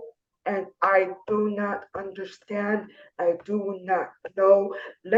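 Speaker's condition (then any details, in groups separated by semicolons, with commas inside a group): Spastic diplegia cerebral palsy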